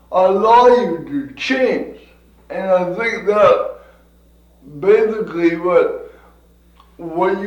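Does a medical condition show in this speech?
Yes: cerebral palsy; from birth.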